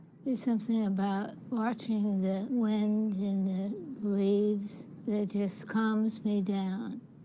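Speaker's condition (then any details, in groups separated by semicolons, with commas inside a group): Parkinson's disease; about 16 years since diagnosis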